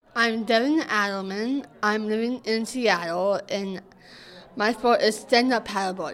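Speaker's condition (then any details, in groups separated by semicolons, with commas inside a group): Down syndrome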